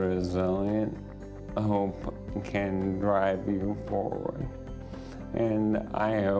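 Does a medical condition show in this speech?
Yes: ALS; affects speech and mobility; diagnosed under a year ago; speech changes.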